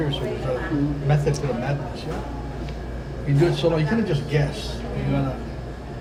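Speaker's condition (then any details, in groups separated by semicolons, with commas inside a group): No condition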